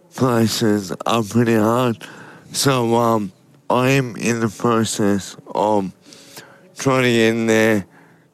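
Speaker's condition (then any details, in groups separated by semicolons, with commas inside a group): Motor neurone disease; treated in Spain, exploring Melbourne TPS neuromodulation, nanocrystallized gold from Salt Lake US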